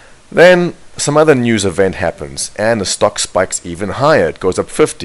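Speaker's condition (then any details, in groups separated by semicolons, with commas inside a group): No condition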